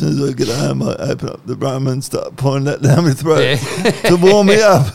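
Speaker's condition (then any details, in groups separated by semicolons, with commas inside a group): Cerebral palsy; cerebral palsy affecting the muscles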